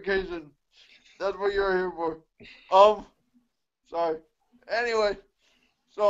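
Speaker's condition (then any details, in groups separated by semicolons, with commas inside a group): Cerebral palsy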